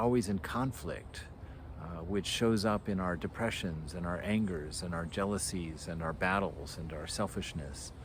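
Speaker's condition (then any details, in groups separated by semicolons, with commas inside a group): No condition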